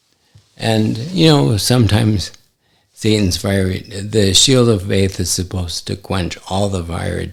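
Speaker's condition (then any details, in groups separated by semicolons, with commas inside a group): ALS; affects hand function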